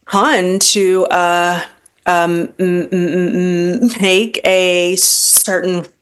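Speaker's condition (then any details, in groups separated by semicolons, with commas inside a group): Stuttering; lifelong stuttering; pursues public speaking to face fear of talking, still stutters, feels vulnerable on podcasts; long-standing fear of talking, past avoidance of carrying conversations, stuttering held back career; prolonged sounds, blocks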